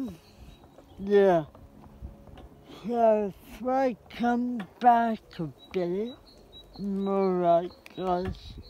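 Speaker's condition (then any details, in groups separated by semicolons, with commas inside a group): Cerebral palsy; spastic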